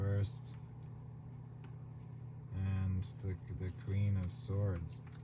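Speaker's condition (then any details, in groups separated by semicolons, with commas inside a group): No condition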